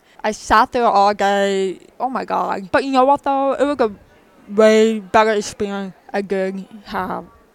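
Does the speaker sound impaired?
Yes: profound deafness, born profoundly deaf in both ears; congenital profound deafness in both ears, diagnosed in childhood after trouble hearing from behind, can hear music; communicates with spoken speech; spoken speech preferred over ASL, childhood speech lessons three hours away, five days a week.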